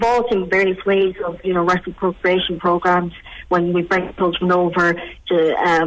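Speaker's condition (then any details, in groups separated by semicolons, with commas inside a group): Cleft palate; congenital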